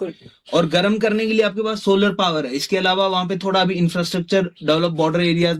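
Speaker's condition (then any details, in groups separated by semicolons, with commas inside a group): No condition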